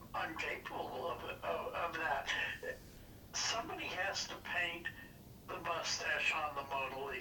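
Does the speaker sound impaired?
Yes: Parkinson's disease; diagnosed 5-6 years ago, hand tremors, deep brain stimulation both sides, first 1.5 years ago.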